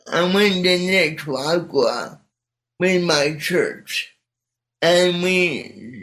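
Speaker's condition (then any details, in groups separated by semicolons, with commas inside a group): Cerebral palsy; speech not affected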